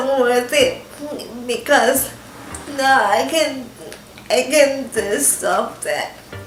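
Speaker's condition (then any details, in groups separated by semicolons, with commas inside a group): Cerebral palsy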